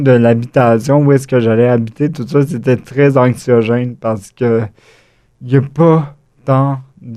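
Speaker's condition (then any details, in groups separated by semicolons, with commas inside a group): Cerebral palsy; acquired, wheelchair user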